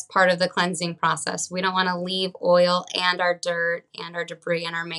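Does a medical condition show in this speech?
No.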